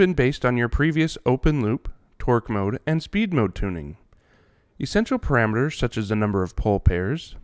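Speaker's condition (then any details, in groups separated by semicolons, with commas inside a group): No condition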